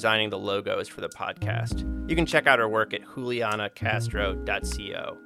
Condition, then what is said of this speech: None; typical speech.